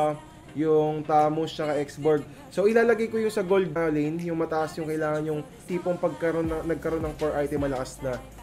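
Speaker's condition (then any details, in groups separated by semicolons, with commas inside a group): No condition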